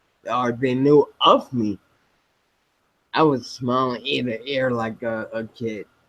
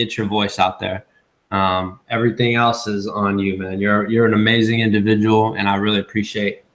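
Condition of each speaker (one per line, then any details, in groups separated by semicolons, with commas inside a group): Spinocerebellar ataxia type 7, SCA7; progressive degenerative, impairs walking, balance, coordination, speech; diagnosed several years ago, no wheelchair
No condition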